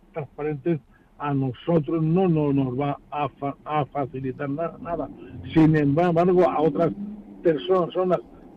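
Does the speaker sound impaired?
Yes: stuttering; described as hereditary; wearing face mask, mask makes speaking harder, more respiratory effort; needs a little more time to finish sentences, worse with nerves, masks add respiratory effort; here repeated sounds, prolonged sounds.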